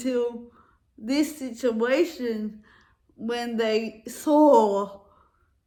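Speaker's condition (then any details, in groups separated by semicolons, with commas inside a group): Cerebral palsy; affects walking and speech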